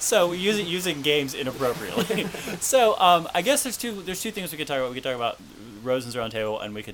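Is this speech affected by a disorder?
No.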